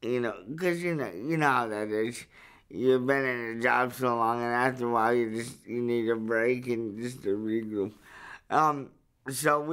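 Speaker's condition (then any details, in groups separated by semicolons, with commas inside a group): Cerebral palsy; verbal, able to speak up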